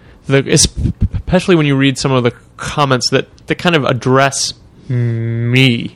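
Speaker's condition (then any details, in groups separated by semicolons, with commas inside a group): Stuttering; adult stuttering since childhood, now age 26; finds this stuttering podcast setting more comfortable for speaking; repeated sounds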